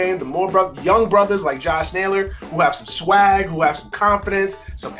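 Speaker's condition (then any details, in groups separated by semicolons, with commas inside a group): No condition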